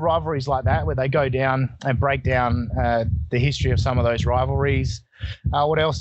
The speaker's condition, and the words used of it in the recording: No condition.